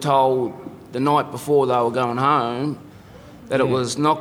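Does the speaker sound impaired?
No.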